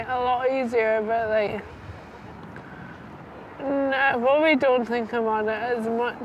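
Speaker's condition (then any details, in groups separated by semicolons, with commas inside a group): Motor neurone disease; onset in left hand; progressing, harder to push up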